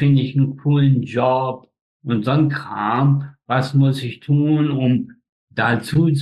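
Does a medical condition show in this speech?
Yes: spastic tetraparesis; birth injury, cord around neck, oxygen loss up to 15 minutes, all four limbs, facial paralysis; slightly hoarse from many speeches; difficulties controlling speech.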